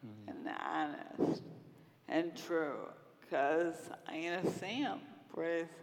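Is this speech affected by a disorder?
Yes: Friedreich's ataxia; onset in 20s after severe illness, diagnosed at University of Michigan, progressive, staggering gait, lost walking, no treatment.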